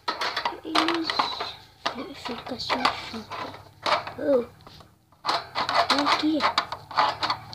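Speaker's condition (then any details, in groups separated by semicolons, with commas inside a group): No condition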